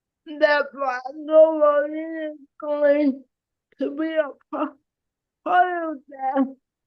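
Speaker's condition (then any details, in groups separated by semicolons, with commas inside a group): Cerebral palsy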